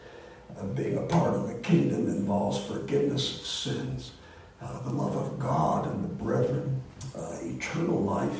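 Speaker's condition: Voice disorder; not contagious

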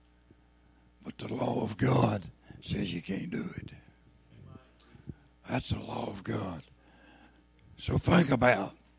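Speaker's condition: Throat cancer, lost vocal cord; tumor grew from just over one to two inches in about two months

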